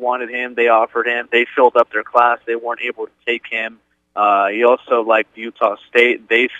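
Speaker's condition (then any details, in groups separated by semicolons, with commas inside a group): No condition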